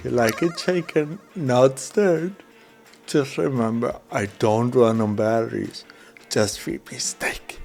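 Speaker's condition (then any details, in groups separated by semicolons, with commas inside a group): Cerebral palsy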